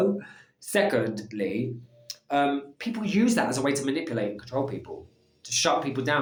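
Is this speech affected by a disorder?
No.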